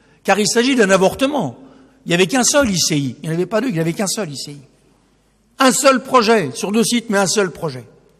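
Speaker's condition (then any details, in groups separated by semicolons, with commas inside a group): No condition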